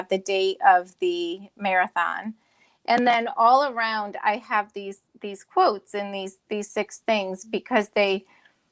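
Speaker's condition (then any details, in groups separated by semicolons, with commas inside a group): No condition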